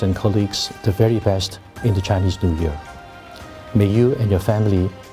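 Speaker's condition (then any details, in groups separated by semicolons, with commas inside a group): No condition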